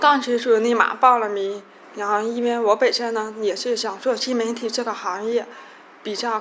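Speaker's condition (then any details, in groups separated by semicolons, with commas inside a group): Hearing impairment; completed rehabilitation training, parents spoke behind back, daily word drills repeated hundreds of times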